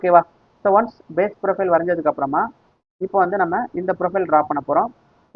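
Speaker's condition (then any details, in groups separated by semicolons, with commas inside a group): No condition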